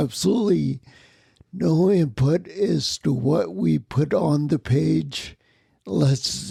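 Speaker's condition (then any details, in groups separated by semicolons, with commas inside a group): Spinocerebellar ataxia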